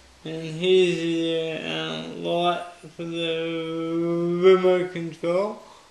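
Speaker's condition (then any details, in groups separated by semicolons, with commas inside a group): Cerebral palsy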